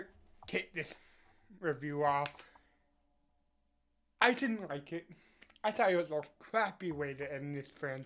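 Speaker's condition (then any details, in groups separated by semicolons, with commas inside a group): Cerebral palsy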